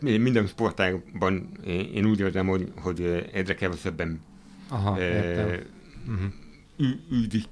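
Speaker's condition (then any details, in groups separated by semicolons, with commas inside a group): Hearing impairment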